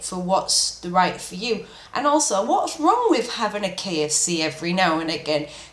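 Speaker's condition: No condition

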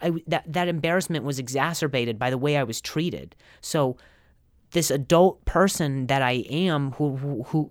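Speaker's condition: Stutter; speech coaches, practices control before shows; much improved, still stutters; very severe at first, hit himself in frustration; repeated sounds

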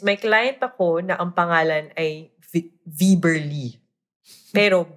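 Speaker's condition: No condition

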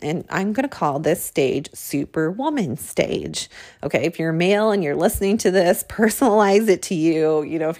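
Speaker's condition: No condition

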